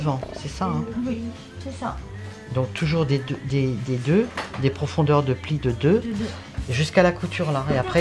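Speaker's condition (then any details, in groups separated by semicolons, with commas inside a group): No condition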